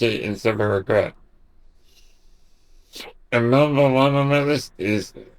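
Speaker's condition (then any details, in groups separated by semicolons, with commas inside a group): Duchenne muscular dystrophy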